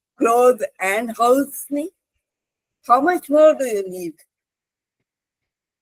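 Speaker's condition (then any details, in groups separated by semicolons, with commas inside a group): Cerebral palsy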